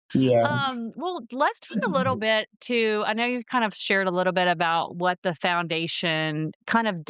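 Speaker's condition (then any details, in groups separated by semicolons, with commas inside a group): No condition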